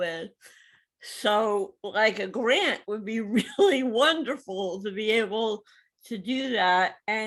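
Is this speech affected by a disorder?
Yes: cerebral palsy; speech not perfect, voice-activated software garbles speech.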